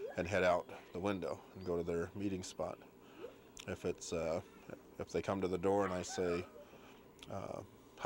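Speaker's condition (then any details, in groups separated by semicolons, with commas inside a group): No condition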